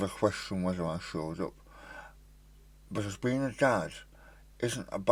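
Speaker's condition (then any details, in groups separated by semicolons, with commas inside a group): Stage 4 tongue cancer, hemiglossectomy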